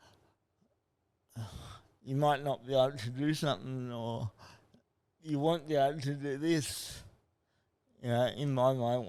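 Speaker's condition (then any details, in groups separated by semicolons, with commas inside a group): Cerebral palsy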